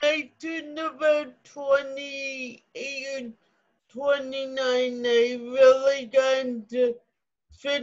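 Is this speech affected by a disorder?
Yes: cerebral palsy, spastic ataxic.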